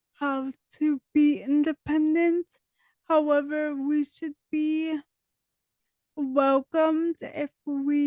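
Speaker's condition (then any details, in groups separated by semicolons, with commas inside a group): Dystonia; speech impediment, noticed by others at 25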